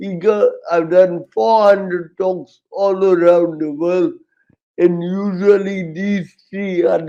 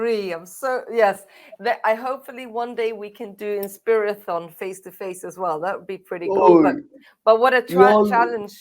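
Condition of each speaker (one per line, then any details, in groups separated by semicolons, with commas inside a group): Cerebral palsy; present from birth, severe, mainly physical
No condition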